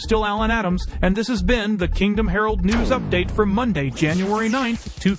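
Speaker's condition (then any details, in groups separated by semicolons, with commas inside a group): No condition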